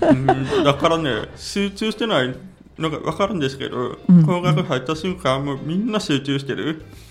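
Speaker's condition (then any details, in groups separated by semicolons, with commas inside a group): Hearing impairment; not sent to deaf school, not taught sign language; communicates by spoken language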